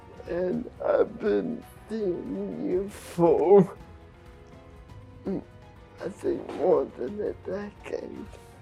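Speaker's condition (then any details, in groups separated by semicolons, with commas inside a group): Athetoid cerebral palsy; athetoid type, present since birth; physical therapy over a decade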